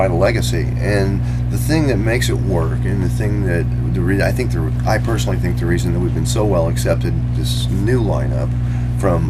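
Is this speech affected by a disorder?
No.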